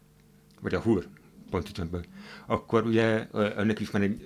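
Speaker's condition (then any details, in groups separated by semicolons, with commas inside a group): Hearing impairment, hard of hearing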